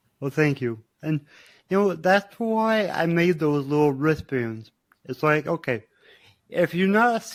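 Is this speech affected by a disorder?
Yes: cerebral palsy; present from birth.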